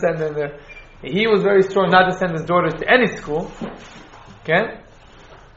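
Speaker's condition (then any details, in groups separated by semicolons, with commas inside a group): No condition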